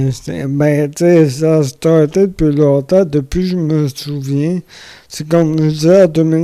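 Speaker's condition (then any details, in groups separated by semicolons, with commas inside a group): Amyotrophic lateral sclerosis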